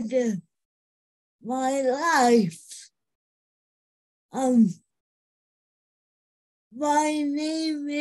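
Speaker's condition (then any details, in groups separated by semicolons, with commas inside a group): Cerebral palsy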